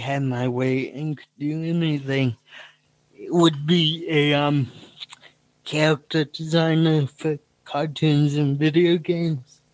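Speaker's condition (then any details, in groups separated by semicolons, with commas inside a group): Cerebral palsy; noticeable speech impediment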